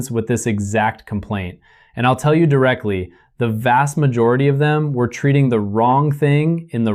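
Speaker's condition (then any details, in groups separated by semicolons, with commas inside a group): No condition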